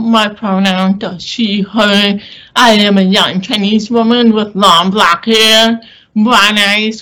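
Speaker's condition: Deaf or hard of hearing

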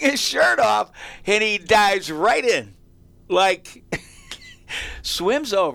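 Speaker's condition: No condition

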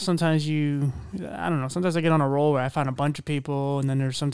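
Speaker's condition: No condition

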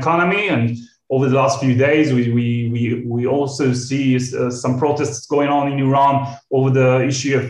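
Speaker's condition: No condition

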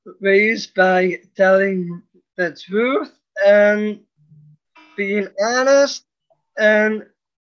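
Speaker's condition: Down syndrome; 36-year-old man, from birth

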